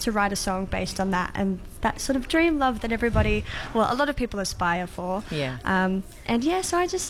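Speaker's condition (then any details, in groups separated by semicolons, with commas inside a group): Cleft palate; congenital cleft palate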